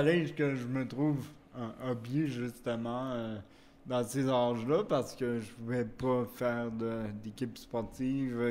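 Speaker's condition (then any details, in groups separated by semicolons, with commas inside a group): Cerebral palsy; wheelchair use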